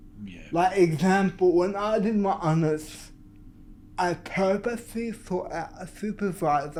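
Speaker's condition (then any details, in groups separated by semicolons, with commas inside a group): Cerebral palsy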